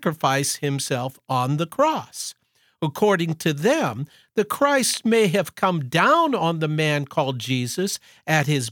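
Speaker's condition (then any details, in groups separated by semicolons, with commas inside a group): No condition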